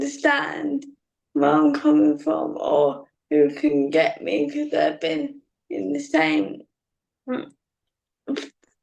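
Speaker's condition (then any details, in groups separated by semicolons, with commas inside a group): Cerebral palsy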